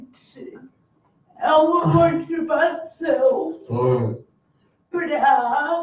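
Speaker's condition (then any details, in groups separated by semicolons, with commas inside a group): Cerebral palsy; communicates using letters and symbols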